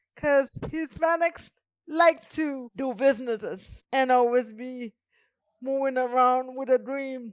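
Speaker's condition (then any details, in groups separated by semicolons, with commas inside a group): Cerebral palsy; present from birth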